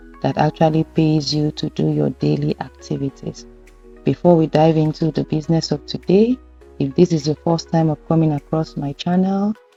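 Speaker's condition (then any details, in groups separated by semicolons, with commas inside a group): No condition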